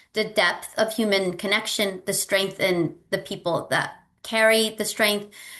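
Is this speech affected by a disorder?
No.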